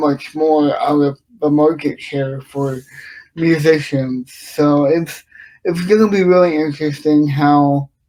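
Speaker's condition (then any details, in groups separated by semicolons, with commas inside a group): Cerebral palsy; from birth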